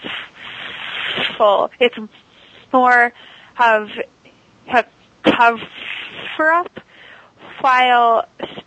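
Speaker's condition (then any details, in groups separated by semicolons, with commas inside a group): Stuttering; very severe third grade, worse high school, speakeasy from Dr. John Haskell, speech therapy helped core; moderate, occasional speakeasy in-ear delayed auditory feedback device, not worn on show; device cuts stuttering about 95%, still stutters at sentence onset, worse around unfamiliar people, sometimes avoids talking; repeated words, blocks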